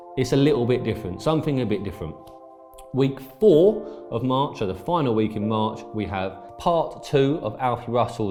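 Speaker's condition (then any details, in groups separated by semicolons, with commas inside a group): No condition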